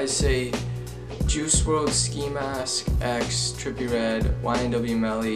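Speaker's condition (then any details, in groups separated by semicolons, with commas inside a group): No condition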